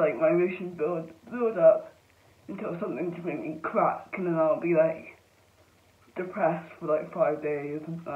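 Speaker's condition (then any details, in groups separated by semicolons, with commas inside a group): Cerebral palsy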